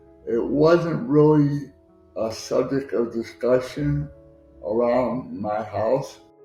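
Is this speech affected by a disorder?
Yes: cerebral palsy with dystonia; with dystonia, head shaking.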